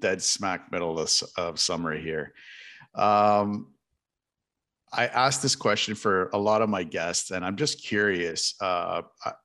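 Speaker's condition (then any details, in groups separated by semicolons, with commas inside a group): No condition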